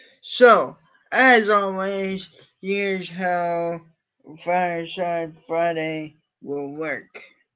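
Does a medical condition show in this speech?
Yes: cerebral palsy; from birth, uses wheelchair.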